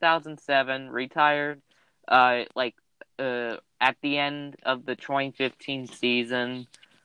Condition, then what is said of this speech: None; typical speech.